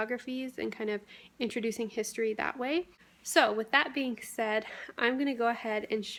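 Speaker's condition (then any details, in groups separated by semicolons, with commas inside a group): No condition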